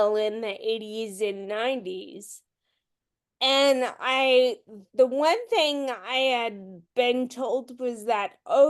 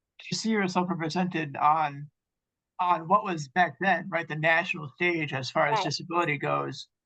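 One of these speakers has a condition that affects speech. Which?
The first: Friedreich's ataxia; genetic neuromuscular disease, teen onset; diagnosed around age 16.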